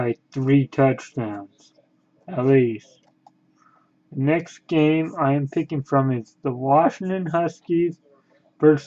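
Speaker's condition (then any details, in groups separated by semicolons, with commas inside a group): Cerebral palsy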